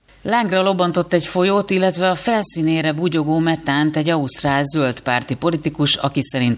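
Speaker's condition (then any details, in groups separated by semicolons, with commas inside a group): No condition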